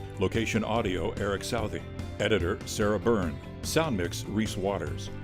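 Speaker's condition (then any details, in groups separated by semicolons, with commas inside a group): No condition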